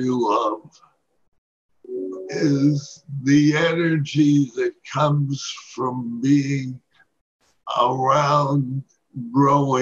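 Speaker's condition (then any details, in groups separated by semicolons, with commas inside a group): Parkinson's disease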